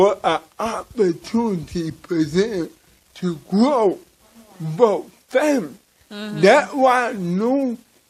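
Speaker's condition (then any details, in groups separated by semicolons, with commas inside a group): Cerebral palsy; from birth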